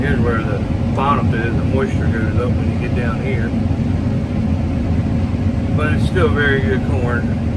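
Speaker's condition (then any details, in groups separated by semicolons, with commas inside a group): No condition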